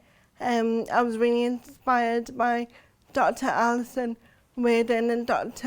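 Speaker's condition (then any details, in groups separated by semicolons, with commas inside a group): Cerebral palsy; since birth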